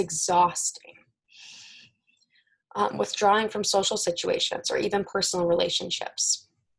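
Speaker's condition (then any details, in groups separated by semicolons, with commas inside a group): No condition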